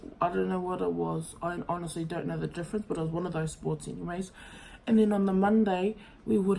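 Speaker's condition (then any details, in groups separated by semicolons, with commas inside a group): No condition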